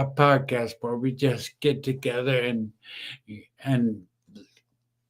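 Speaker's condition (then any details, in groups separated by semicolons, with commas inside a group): Brain injury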